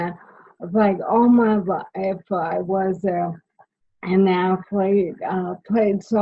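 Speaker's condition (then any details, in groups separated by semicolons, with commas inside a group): Primary lateral sclerosis; slow-progressing ALS form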